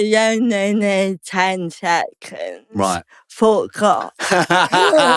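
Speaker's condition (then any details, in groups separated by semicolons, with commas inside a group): Cerebral palsy; slow speech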